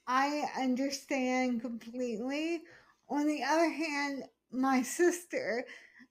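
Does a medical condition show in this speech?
Yes: hemiplegic cerebral palsy.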